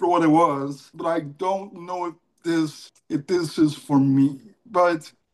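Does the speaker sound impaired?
Yes: cerebral palsy; milder case than Elizabeth Bouvier's.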